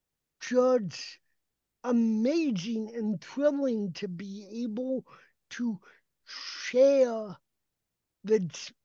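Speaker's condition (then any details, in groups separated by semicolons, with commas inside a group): Cerebral palsy; developmental disability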